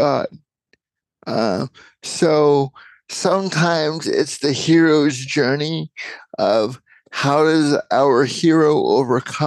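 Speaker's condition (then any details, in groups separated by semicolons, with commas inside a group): Cerebral palsy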